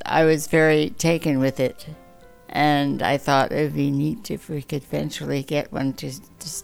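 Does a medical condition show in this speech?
Yes: Parkinson's disease; onset with small tremor in one hand, tremor spreading, freezing when walking and turning, stumbles, falls; medication to control tremor, dance for Parkinson's class, Bloomington, Indiana.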